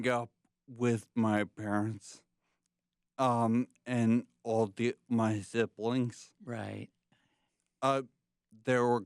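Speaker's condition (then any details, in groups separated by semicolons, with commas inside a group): Traumatic brain injury from tumour; brain tumour, about 54 percent removed, balance lost; onset 7 years ago, radiation, arm crutches, physical therapy; speech affected, in speech therapy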